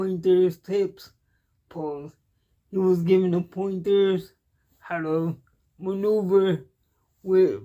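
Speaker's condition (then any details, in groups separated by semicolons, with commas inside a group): Cerebral palsy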